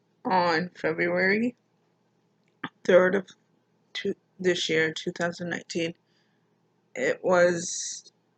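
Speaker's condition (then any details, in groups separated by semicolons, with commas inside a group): Mild cerebral palsy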